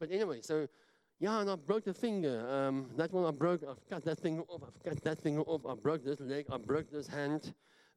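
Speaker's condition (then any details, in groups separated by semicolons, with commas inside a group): Cleft palate; talks funny, self-described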